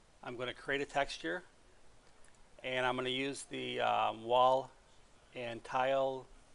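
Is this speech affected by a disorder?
No.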